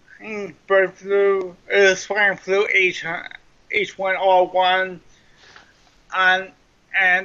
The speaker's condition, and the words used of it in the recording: Cerebral palsy. First of all, I want to apologize to my listeners for sounding like a drive-thru speaker box from Wendy's.